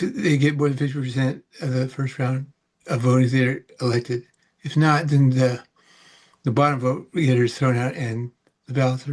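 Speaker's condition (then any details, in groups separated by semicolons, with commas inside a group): Parkinson's; about 18 years since onset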